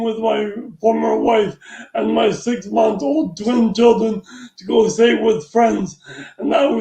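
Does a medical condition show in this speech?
Yes: traumatic brain injury.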